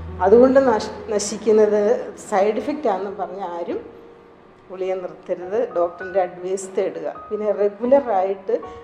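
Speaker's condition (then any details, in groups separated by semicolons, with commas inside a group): No condition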